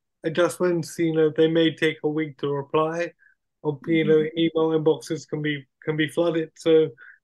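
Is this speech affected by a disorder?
Yes: cerebral palsy; acquired brain injury, wheelchair user, many surgeries, hospital school and rehab ages nine to twelve, physio.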